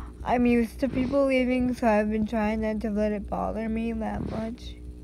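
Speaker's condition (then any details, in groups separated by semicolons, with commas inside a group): Cerebral palsy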